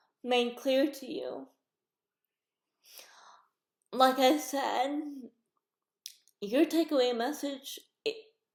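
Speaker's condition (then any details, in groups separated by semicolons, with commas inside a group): Cerebral palsy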